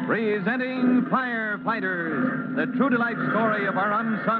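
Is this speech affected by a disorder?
No.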